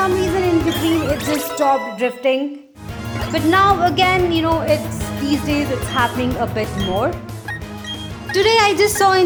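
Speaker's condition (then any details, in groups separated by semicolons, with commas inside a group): No condition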